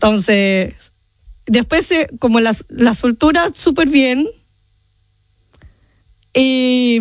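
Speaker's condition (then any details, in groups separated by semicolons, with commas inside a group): Down syndrome; genetic condition, mother prioritized leisure over therapy; age 30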